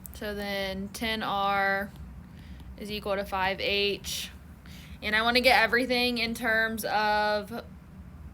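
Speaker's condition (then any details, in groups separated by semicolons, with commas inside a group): No condition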